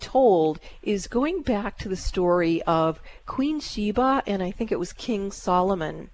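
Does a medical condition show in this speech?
No.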